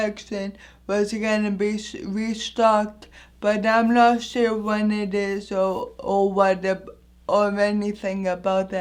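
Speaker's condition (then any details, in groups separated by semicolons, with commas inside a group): Anoxic brain injury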